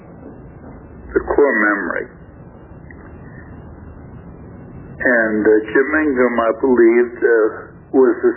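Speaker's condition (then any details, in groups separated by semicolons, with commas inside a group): Stroke affecting throat muscles; left side totally paralyzed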